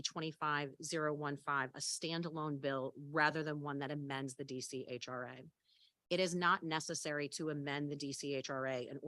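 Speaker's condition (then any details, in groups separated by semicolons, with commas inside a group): No condition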